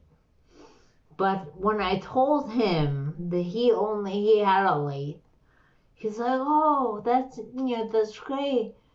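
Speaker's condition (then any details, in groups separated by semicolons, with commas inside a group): Slurred speech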